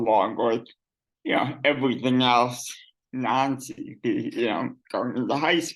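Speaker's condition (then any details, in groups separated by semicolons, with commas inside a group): Cerebral palsy; gait corrective surgery at age 14 to 15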